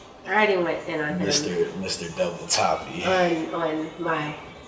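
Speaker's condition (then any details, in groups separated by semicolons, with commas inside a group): No condition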